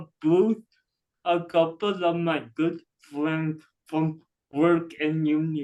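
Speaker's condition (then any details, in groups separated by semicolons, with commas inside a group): Cerebral palsy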